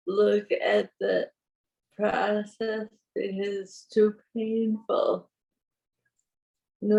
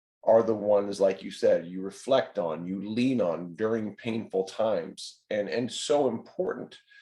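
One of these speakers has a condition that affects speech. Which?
The first: Parkinson's; awake brain surgery; about 22 years since diagnosis, later stages; voice weaker than before.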